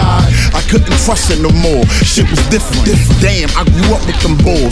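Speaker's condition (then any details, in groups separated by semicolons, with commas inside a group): No condition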